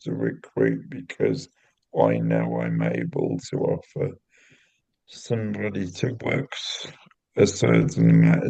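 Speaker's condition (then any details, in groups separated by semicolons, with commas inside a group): Cerebral palsy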